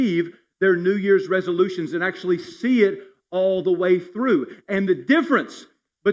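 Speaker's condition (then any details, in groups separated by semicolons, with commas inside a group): No condition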